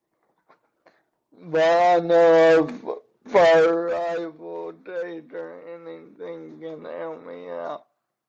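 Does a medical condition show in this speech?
Yes: cerebral palsy.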